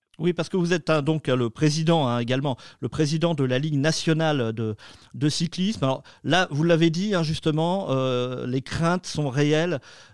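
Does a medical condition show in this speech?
No.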